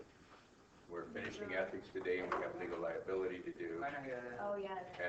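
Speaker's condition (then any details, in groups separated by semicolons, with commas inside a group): No condition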